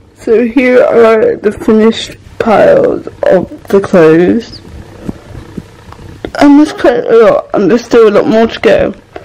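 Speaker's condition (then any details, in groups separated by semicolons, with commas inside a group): Cerebral palsy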